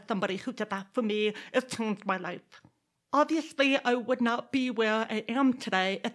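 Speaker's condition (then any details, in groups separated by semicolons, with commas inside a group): Deafness; born in Texas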